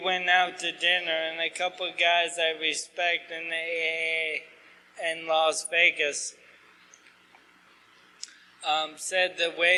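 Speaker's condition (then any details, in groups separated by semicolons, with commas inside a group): ALS; asked to talk slower, clearer, losing voice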